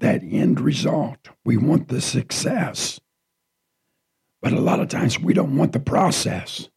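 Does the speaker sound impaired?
Yes: partial laryngectomy from cancer; raspy voice, may be hard for listeners.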